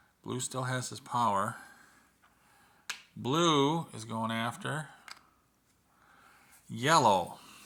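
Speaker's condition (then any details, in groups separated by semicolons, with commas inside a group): No condition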